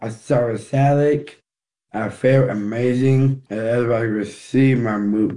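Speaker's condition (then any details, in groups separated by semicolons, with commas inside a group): Down syndrome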